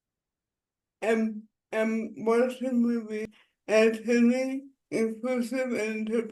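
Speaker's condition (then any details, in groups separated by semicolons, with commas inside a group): Disability affecting muscles; speech impairment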